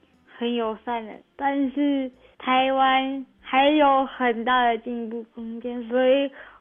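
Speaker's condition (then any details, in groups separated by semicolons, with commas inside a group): Cerebral palsy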